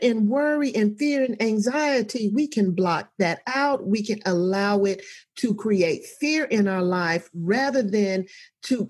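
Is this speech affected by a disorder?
No.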